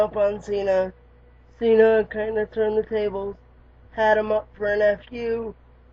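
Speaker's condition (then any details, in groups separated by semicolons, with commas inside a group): Cerebral palsy; lifelong, wheelchair user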